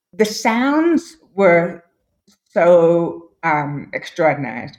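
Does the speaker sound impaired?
Yes: deafness; congenital moderate-severe hearing loss, Esteem implant plus cochlear implant.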